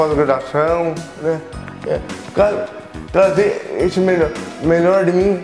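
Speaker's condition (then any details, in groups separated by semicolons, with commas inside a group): Cerebral palsy; from extreme premature birth, physical disability; age 31, near-normal functioning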